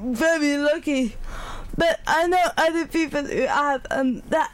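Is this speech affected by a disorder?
Yes: cerebral palsy; cerebral palsy affecting arms and legs, cognitive function unaffected, uses a scribe for study.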